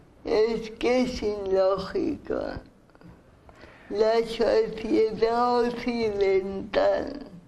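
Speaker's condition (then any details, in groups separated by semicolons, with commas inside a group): Cerebral palsy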